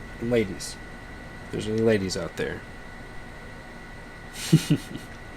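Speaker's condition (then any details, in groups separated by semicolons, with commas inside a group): No condition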